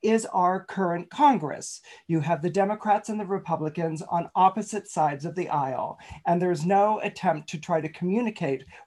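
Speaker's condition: No condition

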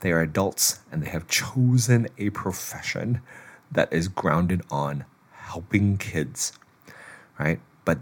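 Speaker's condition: No condition

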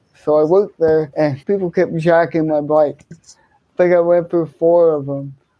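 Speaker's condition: Cerebral palsy, hemiplegia

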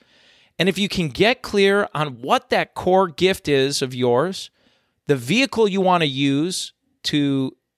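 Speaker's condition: No condition

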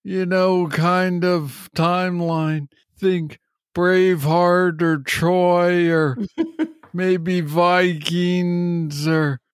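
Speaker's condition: Parkinson's disease; young onset

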